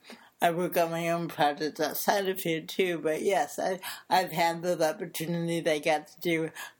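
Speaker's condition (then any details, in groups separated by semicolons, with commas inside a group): Cerebral palsy; brain damage to motor area of brain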